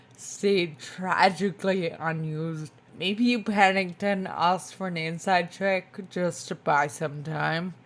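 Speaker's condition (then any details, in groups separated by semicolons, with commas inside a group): Spinocerebellar ataxia type 2, SCA2; tongue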